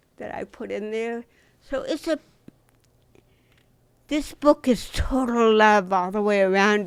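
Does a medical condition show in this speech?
Yes: dystonia.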